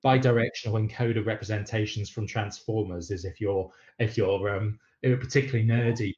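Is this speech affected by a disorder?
No.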